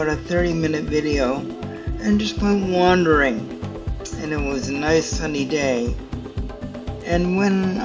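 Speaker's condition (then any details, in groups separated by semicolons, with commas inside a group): Cerebral palsy; stiff muscles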